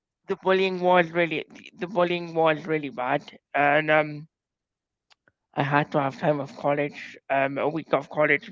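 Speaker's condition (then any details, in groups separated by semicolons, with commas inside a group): Cerebral palsy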